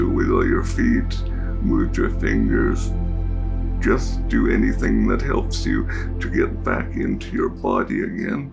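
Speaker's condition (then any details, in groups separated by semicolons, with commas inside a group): Cerebral palsy; diagnosed at birth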